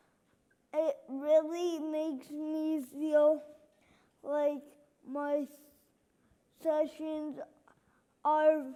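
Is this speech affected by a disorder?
Yes: cerebral palsy.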